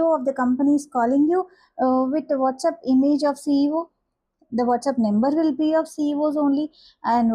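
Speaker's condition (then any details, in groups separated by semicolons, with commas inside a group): No condition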